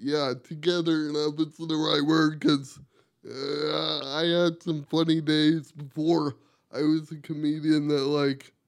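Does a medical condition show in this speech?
Yes: cerebral palsy; from birth, two months premature, umbilical cord around neck, oxygen mask at birth, wheelchair user; can barely type.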